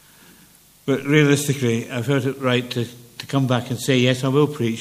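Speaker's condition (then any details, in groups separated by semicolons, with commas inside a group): Parkinson's; less clear than before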